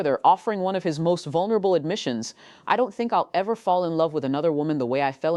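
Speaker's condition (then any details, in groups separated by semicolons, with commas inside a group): No condition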